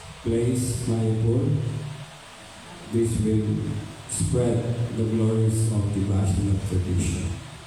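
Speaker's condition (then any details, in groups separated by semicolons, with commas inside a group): No condition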